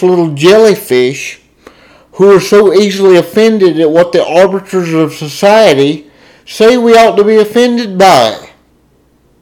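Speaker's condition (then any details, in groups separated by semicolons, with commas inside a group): Cerebral palsy, spastic diplegia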